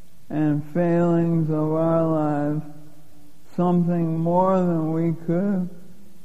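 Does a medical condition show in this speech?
Yes: Lou Gehrig's disease; onset with loss of strength first thought due to Parkinson's, given 3 to 5 years to live.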